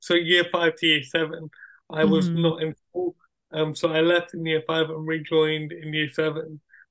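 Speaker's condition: Cerebral palsy; hospital school and rehab ages nine to twelve

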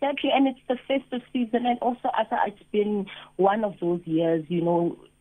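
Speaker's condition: No condition

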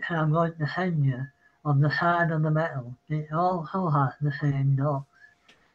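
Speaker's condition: Parkinson's; citing Parkinson's

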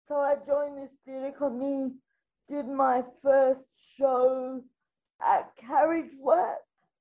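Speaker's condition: Spastic quadriplegic cerebral palsy; affects all of daily life

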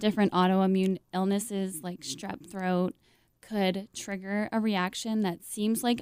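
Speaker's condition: No condition

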